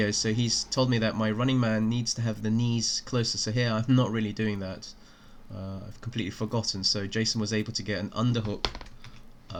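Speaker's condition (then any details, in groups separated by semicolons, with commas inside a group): No condition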